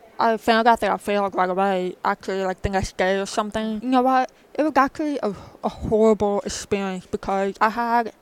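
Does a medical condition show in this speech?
Yes: profound deafness, born profoundly deaf in both ears; congenital profound deafness in both ears, diagnosed in childhood after trouble hearing from behind, can hear music; communicates with spoken speech; spoken speech preferred over ASL, childhood speech lessons three hours away, five days a week.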